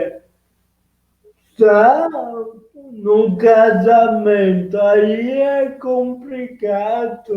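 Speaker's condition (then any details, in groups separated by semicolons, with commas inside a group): Cerebral palsy; present from birth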